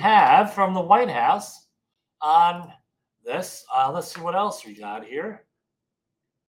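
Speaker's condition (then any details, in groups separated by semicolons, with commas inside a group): Bilateral cleft lip and palate; from birth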